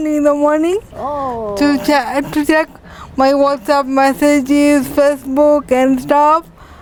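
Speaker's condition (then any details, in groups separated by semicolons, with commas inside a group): Cerebral palsy; from birth; 31 years since birth, not walking, stem cell therapy planned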